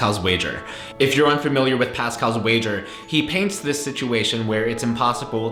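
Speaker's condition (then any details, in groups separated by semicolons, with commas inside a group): No condition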